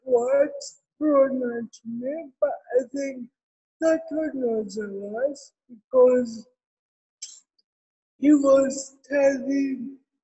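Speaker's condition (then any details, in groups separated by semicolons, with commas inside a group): Cerebral palsy; from birth in Kenya, did not cry or breathe at birth, incubator for weeks, medical negligence; other children thought talking different in childhood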